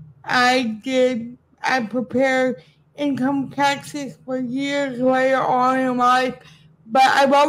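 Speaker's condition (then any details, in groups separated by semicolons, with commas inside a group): Cerebral palsy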